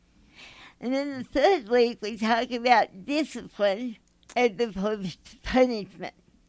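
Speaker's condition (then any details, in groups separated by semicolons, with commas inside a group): Mild cerebral palsy; affects speech, hard to understand initially, listeners must listen closely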